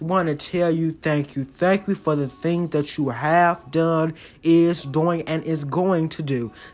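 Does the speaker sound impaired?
No.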